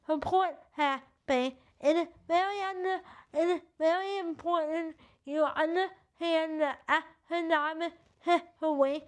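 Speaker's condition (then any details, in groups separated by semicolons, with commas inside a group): Cerebral palsy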